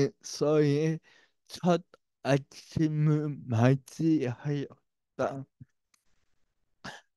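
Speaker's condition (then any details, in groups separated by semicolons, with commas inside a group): Brain lesion disability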